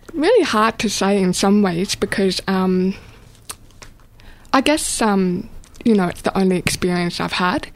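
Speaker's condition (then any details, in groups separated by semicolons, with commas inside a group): Deafness, born deaf; probably congenital deafness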